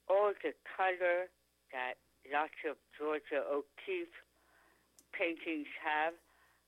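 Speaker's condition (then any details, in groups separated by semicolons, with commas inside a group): Tongue cancer; chronic sore throat symptom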